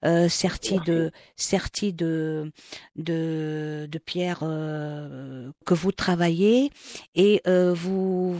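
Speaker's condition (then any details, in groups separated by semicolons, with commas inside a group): No condition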